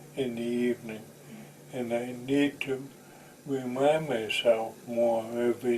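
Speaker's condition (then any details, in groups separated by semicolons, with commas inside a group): ALS; uses BiPAP; voice tires with effort, uses voice amplifier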